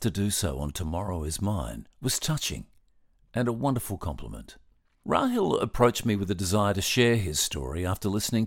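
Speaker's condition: No condition

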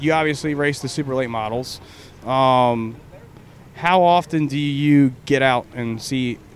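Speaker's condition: No condition

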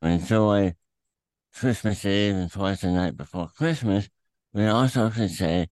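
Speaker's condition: Throat cancer; still talks at length

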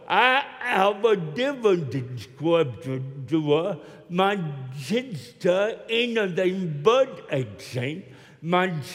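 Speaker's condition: Cerebral palsy; neck operation

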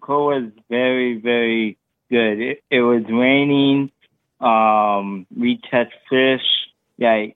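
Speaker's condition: Cerebral palsy; comfortable telling story

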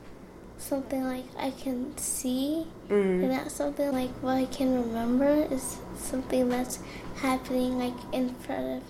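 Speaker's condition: Cerebral palsy; yoga and dance difficult

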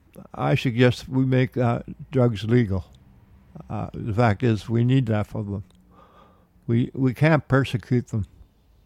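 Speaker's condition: Parkinson's disease; man aged 73

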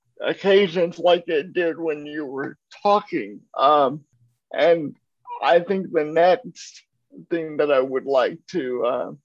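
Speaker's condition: Cerebral palsy; uses a wheelchair

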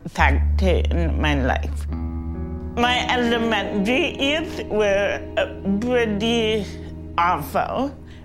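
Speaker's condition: Cerebral palsy; diagnosed before age 2, mainly lower limbs, balance, coordination, motor dexterity, speed affected, muscles don't relax; age 45, up and down since early thirties, worsening with age, relies on walker for five years

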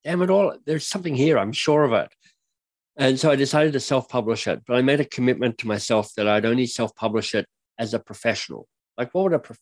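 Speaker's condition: Cleft lip and palate; speech impediment

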